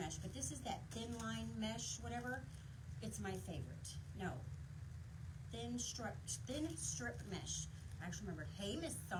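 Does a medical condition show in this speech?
No.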